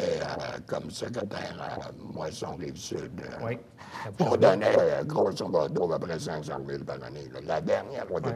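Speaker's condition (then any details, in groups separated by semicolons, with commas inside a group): Throat cancer, voice prosthesis; speaks with voice prosthesis for 10 years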